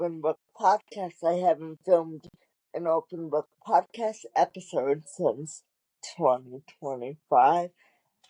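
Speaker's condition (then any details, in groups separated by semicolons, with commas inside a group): Cerebral palsy; wheelchair user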